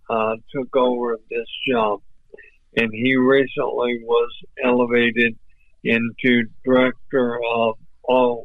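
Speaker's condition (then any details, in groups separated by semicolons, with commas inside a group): ALS; voice off but clear and understandable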